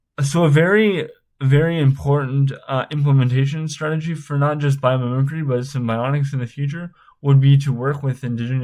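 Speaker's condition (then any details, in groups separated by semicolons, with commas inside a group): Spastic cerebral palsy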